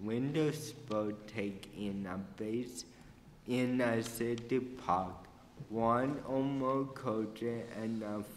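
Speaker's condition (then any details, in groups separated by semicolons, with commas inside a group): Cerebral palsy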